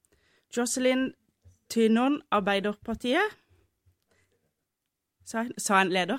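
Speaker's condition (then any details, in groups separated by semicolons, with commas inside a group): No condition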